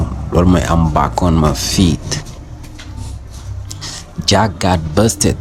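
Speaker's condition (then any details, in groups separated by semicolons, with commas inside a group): No condition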